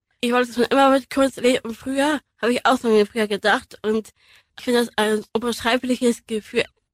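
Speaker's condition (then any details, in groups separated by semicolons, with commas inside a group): Down syndrome; trisomy 21, three copies of chromosome 21, genetic anomaly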